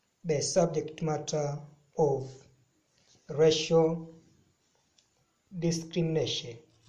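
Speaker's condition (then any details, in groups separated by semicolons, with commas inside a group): No condition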